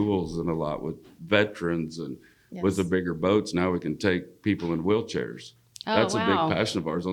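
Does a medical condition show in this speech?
No.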